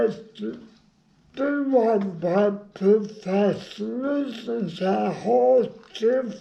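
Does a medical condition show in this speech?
Yes: brain injury.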